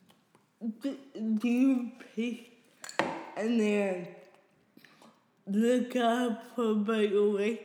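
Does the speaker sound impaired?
Yes: cerebral palsy; past speech therapy with recorded playback, lost speech six days in Tasmania.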